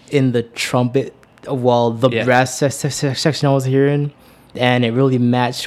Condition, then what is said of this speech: Stuttering. Otaku is just like a term that the Japanese people use for, I have a stutter, guys.